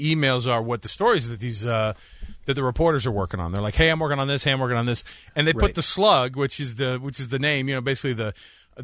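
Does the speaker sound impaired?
No.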